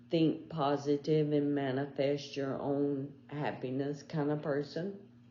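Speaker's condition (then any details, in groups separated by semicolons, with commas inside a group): ALS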